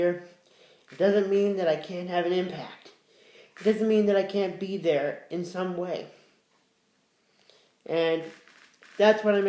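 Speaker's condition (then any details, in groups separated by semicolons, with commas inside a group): Cerebral palsy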